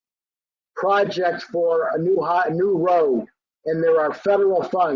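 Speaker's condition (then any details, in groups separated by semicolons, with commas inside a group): No condition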